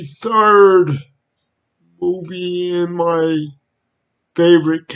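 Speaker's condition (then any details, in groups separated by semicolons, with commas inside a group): Cerebral palsy; wheelchair, needs transfer help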